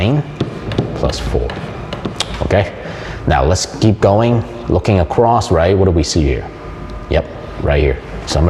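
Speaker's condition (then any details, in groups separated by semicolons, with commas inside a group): No condition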